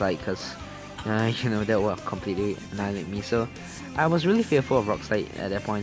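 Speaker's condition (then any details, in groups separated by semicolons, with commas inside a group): No condition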